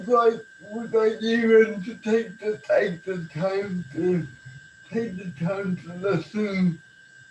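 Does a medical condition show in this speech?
Yes: cerebral palsy.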